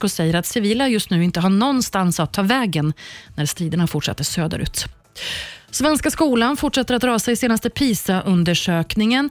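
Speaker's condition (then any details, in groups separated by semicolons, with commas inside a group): No condition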